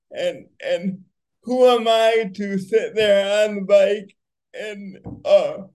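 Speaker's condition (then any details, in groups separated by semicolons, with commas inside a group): Cerebral palsy; wheelchair user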